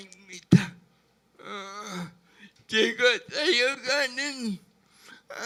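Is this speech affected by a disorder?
Yes: brain lesion disability grade 1, severe.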